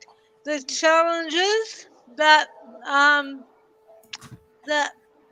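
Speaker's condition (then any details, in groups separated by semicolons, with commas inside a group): Cerebral palsy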